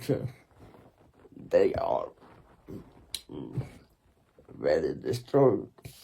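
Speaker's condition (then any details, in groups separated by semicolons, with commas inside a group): Muscular Parkinson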